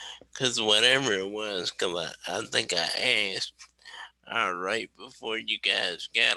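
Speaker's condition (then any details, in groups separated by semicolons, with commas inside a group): Cerebral palsy; wheelchair user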